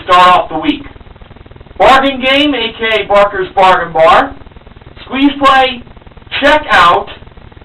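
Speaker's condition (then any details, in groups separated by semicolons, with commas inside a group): No condition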